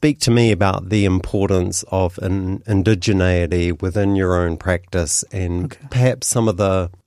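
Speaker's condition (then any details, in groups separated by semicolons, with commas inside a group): No condition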